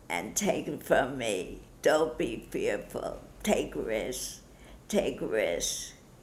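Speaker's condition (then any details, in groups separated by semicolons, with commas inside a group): Parkinson's disease; followed own path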